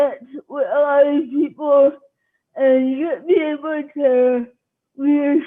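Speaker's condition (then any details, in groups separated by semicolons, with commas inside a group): Cerebral palsy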